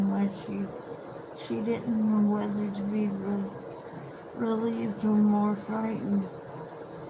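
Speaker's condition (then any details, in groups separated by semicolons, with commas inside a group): Cerebral palsy; severe scoliosis, Hoyer lift transfers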